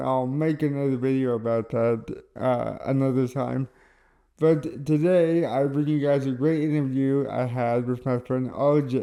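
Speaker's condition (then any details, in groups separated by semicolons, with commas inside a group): Cerebral palsy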